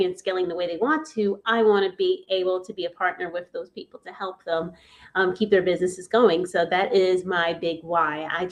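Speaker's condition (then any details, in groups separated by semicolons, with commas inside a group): No condition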